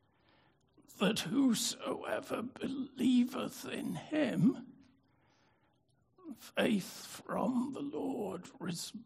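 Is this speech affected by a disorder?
Yes: spasmodic dystonia; brain disorder.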